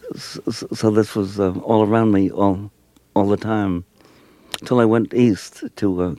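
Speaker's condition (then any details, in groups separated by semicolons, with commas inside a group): Stutter; lifelong stutter, intermittent; stutter comes and goes over the years; repeated sounds, repeated words, prolonged sounds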